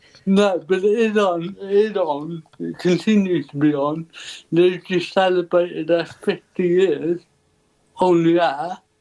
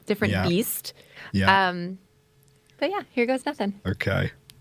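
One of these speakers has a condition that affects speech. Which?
The first: cerebral palsy; ataxic type.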